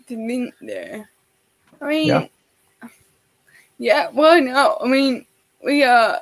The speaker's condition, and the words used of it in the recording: Cerebral palsy. I have cerebral palsy, which affects all 4 inches of my speech.